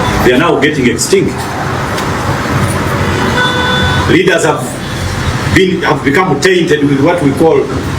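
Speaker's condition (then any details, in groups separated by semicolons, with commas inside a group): No condition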